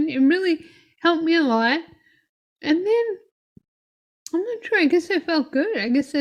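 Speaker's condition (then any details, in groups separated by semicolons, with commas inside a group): Myotonic dystrophy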